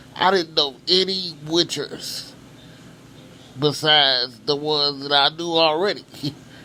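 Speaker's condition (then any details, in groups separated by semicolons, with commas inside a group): Cerebral palsy; from birth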